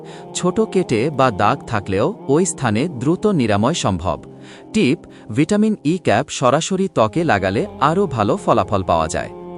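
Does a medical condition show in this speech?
No.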